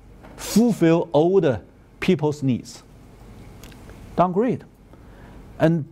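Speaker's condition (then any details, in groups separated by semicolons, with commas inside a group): No condition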